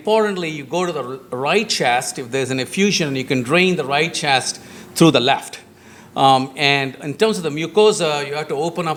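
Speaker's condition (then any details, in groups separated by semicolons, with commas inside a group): No condition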